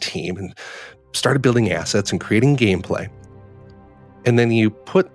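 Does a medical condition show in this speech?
No.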